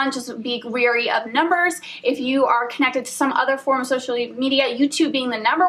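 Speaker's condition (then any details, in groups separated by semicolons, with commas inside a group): No condition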